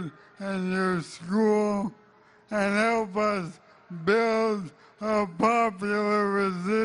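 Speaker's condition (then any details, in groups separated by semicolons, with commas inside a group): ALS; weak voice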